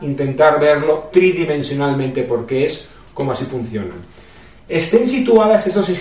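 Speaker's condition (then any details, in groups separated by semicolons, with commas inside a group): No condition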